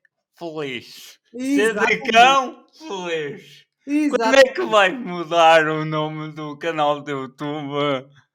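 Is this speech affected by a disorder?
Yes: cerebral palsy.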